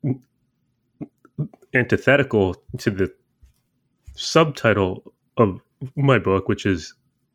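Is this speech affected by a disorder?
Yes: stuttering; lifelong, concealed with avoidance until four years ago, later attended Friends convention, NSA meetings; coping mechanisms and workarounds; here blocks.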